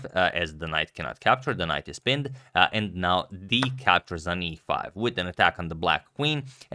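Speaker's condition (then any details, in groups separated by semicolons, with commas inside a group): No condition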